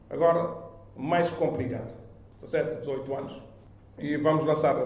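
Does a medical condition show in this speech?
No.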